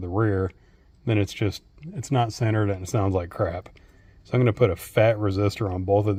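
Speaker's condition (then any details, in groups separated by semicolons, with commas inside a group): No condition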